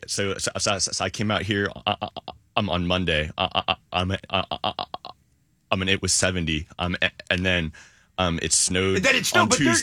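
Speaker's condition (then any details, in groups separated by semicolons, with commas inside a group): Stuttering; stuttering since age three or four, parents did not stutter, avoided situations in high school; avoidance reduction therapy in high school and college, accepts stuttering openly, stutters everywhere and all the time; core stutter small elongation, avoidance behaviors make it more obvious, voluntary fake stutter sometimes turns real; repeated words, blocks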